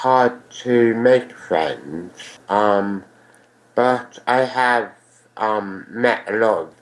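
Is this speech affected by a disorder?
Yes: ataxia after cerebellar astrocytoma; after childhood cerebellar tumor removal, brain hemorrhage, stroke; tumour removed at age five; affects balance and speech.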